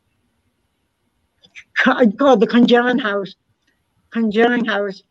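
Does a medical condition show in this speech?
Yes: hard of hearing, cochlear implant; does very well with implant.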